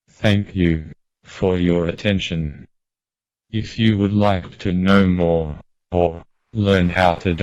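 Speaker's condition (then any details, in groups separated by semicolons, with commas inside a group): MND, speech-generating device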